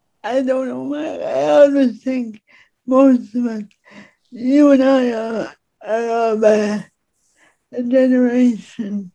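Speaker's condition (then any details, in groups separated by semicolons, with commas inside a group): Speech impediment; disabled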